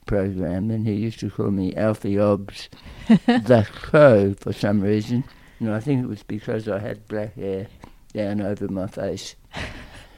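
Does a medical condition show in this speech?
Yes: tongue cancer; aggressive tongue cancer, radiotherapy and chemotherapy, stomach feeding tube for swallowing problems after treatment; speech and swallowing problems persist to a certain extent; lasting speech and swallowing problems, still present to a certain extent.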